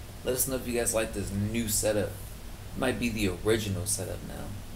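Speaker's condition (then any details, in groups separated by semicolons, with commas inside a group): No condition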